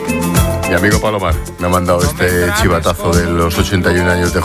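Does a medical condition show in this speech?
No.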